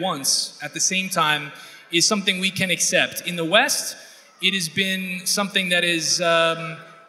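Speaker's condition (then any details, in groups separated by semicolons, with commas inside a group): No condition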